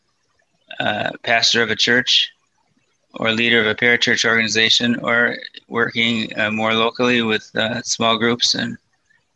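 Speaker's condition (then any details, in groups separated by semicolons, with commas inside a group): Parkinson's disease, mild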